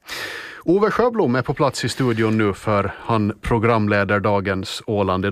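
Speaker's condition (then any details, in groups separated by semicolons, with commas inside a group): No condition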